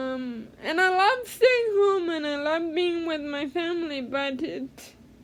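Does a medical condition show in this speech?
Yes: cerebral palsy; speech therapy.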